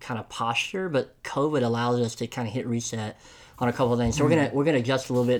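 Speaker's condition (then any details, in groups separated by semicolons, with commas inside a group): Cleft lip and palate; congenital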